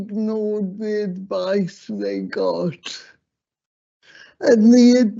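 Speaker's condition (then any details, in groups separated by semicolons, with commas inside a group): Slurred speech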